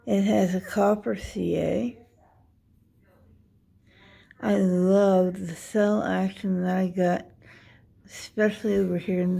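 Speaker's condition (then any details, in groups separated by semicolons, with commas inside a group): Dystonia; affects how speech sounds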